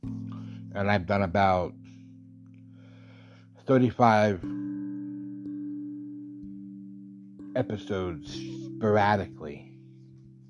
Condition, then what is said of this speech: Stuttering. Actually, it's an outlet for me to practice speaking, because if you haven't already noticed, I have a stuttering problem.